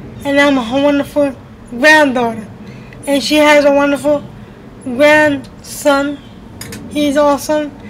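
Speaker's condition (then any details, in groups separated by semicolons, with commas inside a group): Cerebral palsy; uses a wheelchair, had surgery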